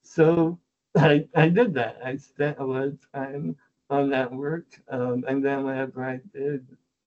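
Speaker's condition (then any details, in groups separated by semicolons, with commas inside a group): Spinal muscular atrophy, type 2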